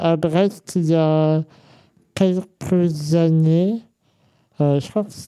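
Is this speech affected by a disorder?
Yes: congenital muscular dystrophy; present from birth, genetic protein-related cause, muscles stayed thinner and weaker; uses graphic tablet with Krita software for digital painting.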